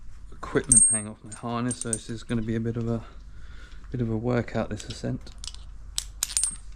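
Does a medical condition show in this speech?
No.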